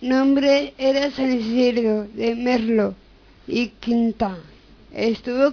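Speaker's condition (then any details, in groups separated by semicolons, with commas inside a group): Down syndrome; member of Fundación Síndrome de Down de Madrid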